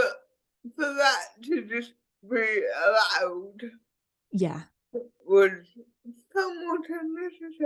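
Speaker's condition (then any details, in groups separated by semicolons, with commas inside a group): Cerebral palsy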